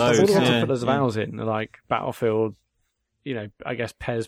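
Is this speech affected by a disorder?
No.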